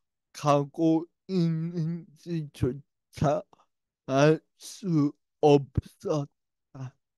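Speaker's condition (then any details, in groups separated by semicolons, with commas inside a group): Brain lesion disability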